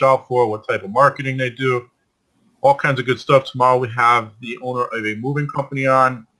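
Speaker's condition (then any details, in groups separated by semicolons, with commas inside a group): No condition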